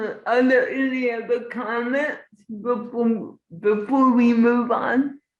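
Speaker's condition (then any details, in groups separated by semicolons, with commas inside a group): Cerebral palsy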